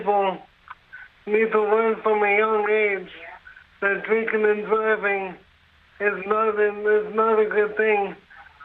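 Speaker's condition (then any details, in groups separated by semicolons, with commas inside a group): Brain injury, severe; speech difficulty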